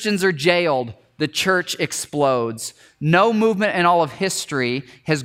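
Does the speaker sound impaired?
No.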